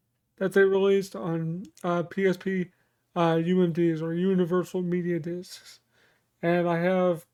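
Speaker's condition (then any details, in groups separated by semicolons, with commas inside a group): Cerebral palsy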